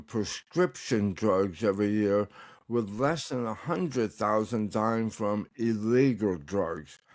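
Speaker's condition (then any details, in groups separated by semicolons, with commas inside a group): Tongue cancer; recovering, tongue exercises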